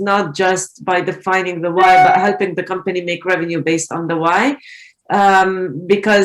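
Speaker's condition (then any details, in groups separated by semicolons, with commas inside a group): No condition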